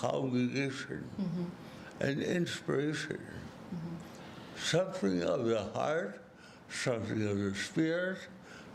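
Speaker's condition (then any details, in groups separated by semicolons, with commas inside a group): Cerebral palsy; lifelong; speaks slowly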